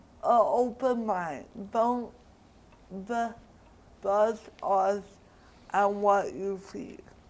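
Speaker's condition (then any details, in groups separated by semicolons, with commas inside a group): Cerebral palsy; diagnosed around age one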